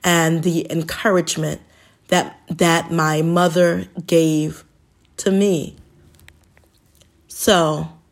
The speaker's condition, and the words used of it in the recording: Stuttering. I still stutter, but I never allowed it to stop to to stop me.